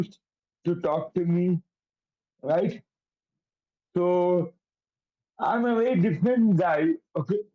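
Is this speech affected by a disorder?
Yes: cerebral palsy; affects coordination.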